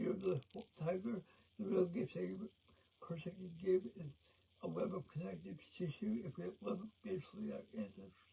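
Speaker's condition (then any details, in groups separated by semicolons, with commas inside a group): Cerebral palsy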